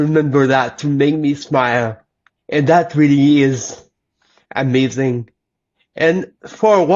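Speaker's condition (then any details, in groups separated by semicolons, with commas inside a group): Cerebral palsy; lifelong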